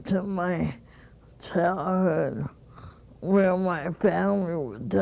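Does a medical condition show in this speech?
Yes: cerebral palsy.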